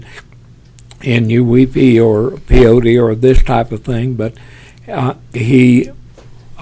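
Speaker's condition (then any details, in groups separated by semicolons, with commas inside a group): Parkinson's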